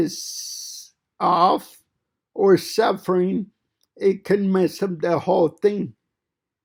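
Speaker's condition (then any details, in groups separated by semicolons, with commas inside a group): Cerebral palsy; fine motor impairment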